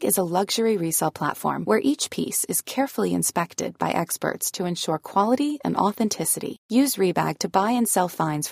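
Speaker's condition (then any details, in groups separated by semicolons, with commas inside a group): No condition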